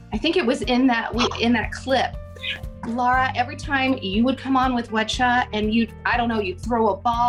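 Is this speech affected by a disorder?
No.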